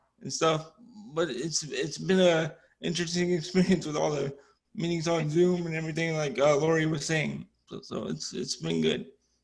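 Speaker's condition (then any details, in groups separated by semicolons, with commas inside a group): Cerebral palsy; dexterity issue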